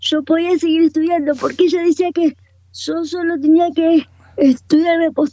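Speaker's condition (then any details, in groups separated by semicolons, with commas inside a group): Cerebral palsy, quadriparesis; wheelchair user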